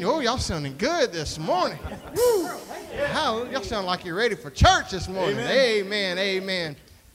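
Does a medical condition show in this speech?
No.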